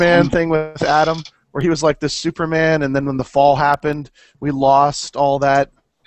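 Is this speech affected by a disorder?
No.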